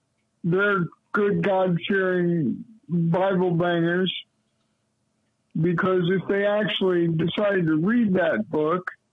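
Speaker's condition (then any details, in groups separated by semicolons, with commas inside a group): Cerebral palsy; lifelong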